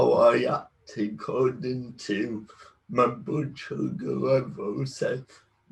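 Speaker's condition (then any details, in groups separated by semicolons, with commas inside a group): Cerebral palsy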